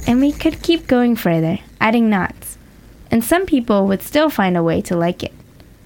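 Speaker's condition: No condition

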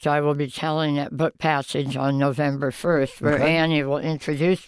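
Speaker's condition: Oral cancer, half tongue removed, partial glossectomy; oral cancer under tongue, half tongue and part jaw removed

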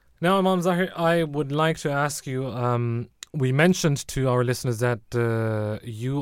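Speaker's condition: No condition

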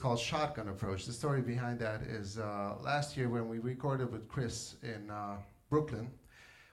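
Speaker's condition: No condition

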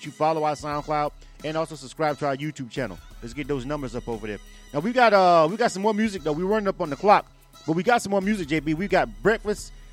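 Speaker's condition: No condition

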